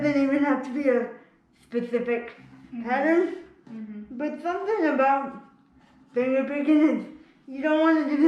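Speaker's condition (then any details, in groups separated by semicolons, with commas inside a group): Spastic cerebral palsy; uses wheelchair; can speak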